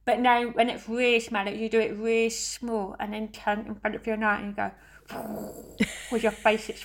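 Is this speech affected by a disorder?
Yes: deafness; heavy metal rock indistinct.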